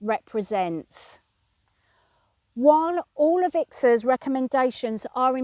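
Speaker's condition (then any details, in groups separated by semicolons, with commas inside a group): No condition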